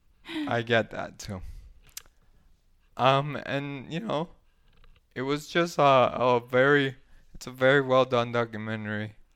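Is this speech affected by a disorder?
Yes: ALS; ALS diagnosed at 35, followed by ALS team at Nova, PEG feeding tube, needs assisted toilet transfers; recent PEG feeding tube surgery at hospital next to Nova, painful, pain meds afterward.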